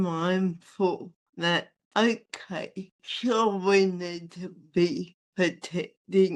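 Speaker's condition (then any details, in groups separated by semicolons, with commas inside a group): Athetoid spastic cerebral palsy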